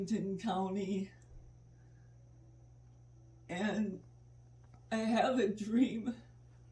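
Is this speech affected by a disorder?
Yes: multiple sclerosis; diagnosed at age 21.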